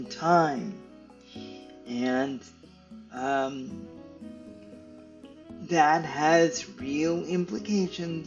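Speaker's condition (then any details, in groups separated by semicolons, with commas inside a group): Cerebral palsy; stiff muscles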